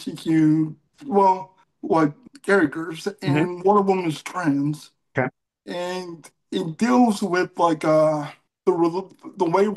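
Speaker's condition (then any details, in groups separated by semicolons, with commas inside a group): Cerebral palsy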